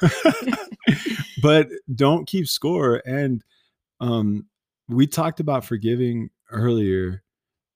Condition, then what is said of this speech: None; typical speech.